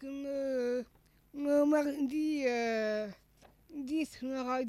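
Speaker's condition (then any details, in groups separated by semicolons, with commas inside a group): Down syndrome (trisomy 21); age 39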